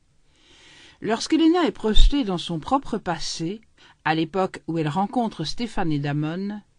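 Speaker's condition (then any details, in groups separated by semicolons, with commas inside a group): No condition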